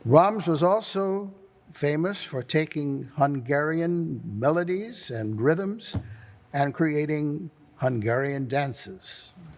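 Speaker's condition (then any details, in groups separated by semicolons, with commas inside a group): No condition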